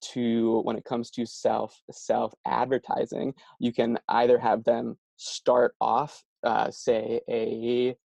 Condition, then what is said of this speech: Stuttering. Like i said yes to this podcast because of the because of the fluency techniques that i was taught